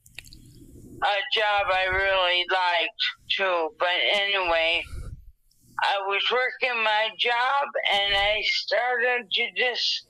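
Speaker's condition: Dysarthria after stroke; hemorrhagic stroke in left thalamus, right-sided paralysis, wheelchair, hospitalized over a month, blood reabsorption takes 1-2 years; recovering with much therapy, walked 58 feet with hemi walker, right hand makes fist, stiffness, tone problems; dysarthria from stroke, speech affected, no aphasia, cognition intact

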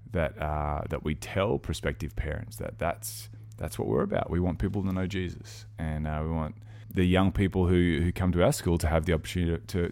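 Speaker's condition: No condition

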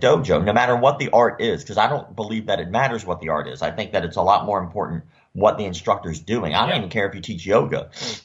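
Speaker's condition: Cleft lip and palate; facial scars from surgeries

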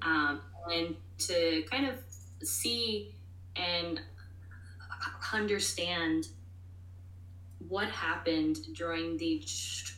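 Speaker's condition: Stuttering; moments of stuttering expected, offers to repeat things if needed; prolonged sounds, blocks

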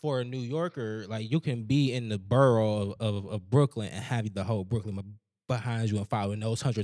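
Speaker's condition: Stuttering; stutters while talking on recorded show, comfortable speaking before large audiences; repeated sounds, repeated words

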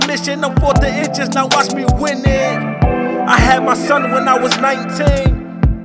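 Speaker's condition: No condition

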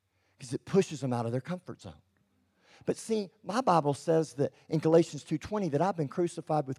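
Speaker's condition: Cleft lip and palate; congenital

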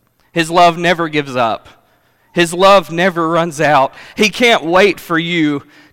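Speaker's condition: No condition

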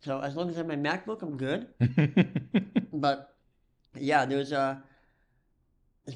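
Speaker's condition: Cleft lip and palate; nut bar (likely Nuss bar) currently placed in chest

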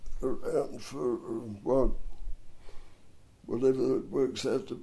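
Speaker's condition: Dystonia and cerebral palsy; bronchial asthma

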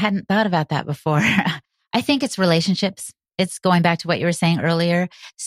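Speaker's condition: No condition

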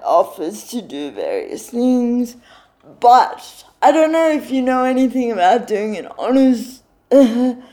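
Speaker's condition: Cerebral palsy; full-time wheelchair user

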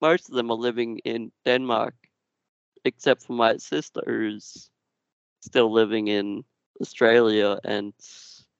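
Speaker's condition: Duchenne muscular dystrophy; progressive

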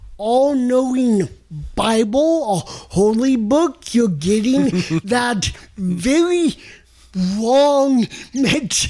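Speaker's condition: Cerebral palsy; developmental

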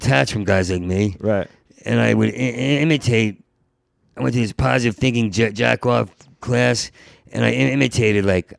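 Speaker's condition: Stuttering; long-standing stutter since college years, always stuttered in job interviews; part-word and whole-word repetitions, fluent when telling stories, doing characters or imitating people; repeated sounds

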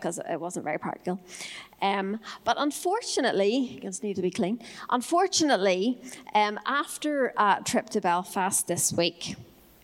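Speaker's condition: No condition

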